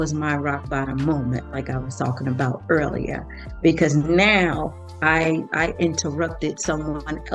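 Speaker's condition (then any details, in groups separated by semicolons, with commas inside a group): No condition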